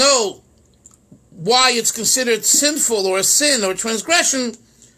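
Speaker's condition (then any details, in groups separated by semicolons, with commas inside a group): No condition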